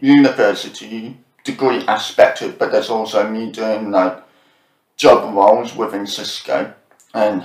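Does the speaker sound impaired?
Yes: profound deafness with cochlear implants, born profoundly deaf, cochlear implants; congenital profound deafness, no hearing until first cochlear implant at age 2, only one implant allowed then; hears about 60% of speech, captions, subtitles and lip reading help; speaks fairly clearly after smooth speech therapy, speech not always this clear.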